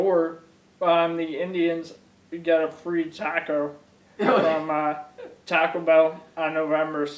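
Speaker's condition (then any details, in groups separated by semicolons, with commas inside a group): ALS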